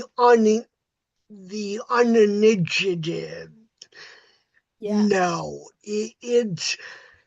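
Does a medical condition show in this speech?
Yes: cerebral palsy; uses walker and wheelchair.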